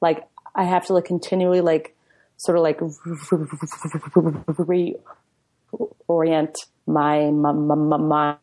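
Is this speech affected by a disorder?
Yes: stuttering; stuttering for many years, highly variable; recently having hard times with stuttering; stuttering varies over time; here prolonged sounds, blocks.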